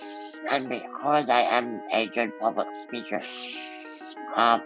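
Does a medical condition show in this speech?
Yes: muscular dystrophy; good public speaker, public speaking for over two thirds of life.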